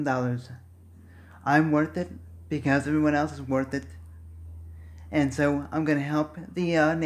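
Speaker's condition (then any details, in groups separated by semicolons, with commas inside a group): Cerebral palsy; speaks fast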